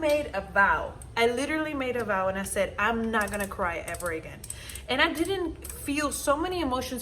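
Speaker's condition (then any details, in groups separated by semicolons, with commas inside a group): No condition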